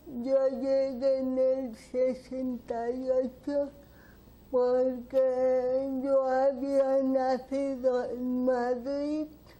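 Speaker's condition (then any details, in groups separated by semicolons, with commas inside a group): Cerebral palsy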